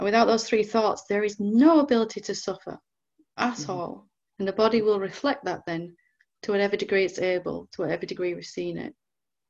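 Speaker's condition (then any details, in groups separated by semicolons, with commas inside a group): No condition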